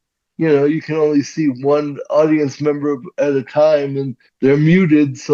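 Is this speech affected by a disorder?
Yes: cerebral palsy.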